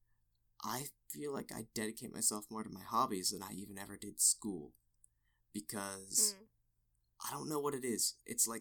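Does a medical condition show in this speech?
No.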